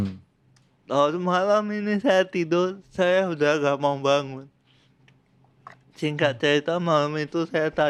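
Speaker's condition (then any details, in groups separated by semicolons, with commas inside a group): Cerebral palsy; from birth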